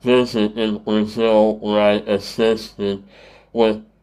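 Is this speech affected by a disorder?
Yes: Treacher Collins syndrome; voice distorted, some cannot understand, worse on telephone, repeating takes energy, intelligible after years of therapy.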